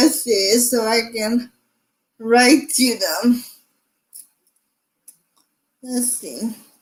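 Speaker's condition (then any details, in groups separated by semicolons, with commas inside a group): Cerebral palsy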